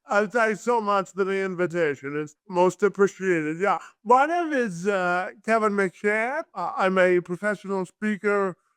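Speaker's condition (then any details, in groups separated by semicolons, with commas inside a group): Cerebral palsy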